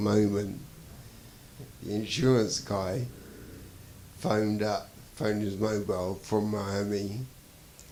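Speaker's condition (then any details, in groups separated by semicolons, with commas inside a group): Traumatic brain injury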